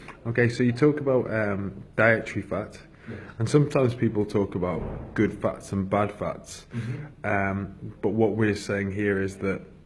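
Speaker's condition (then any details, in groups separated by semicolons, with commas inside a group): No condition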